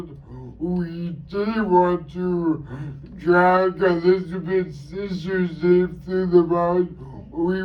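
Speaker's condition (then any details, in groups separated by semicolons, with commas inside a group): Cerebral palsy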